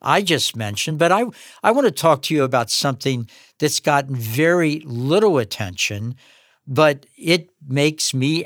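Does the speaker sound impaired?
No.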